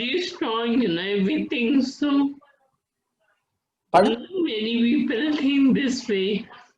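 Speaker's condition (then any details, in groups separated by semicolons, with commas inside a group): Friedreich's ataxia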